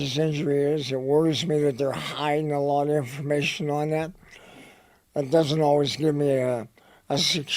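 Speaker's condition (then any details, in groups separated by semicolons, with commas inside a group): Head and neck cancer; dry throat, dry mouth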